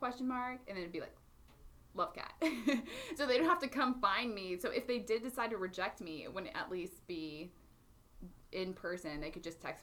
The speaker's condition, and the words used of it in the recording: No condition.